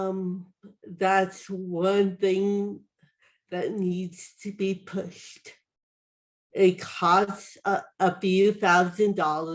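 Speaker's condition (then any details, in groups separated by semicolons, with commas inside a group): Cerebral palsy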